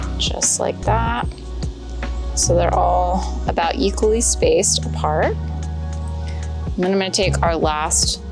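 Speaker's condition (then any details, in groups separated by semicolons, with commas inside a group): No condition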